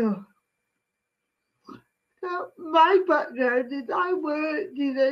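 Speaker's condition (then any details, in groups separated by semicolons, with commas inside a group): Cerebral palsy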